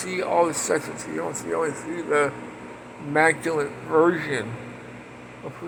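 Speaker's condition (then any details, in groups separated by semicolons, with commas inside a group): Parkinson's; speech impediment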